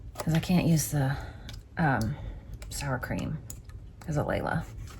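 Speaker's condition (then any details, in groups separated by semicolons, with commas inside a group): No condition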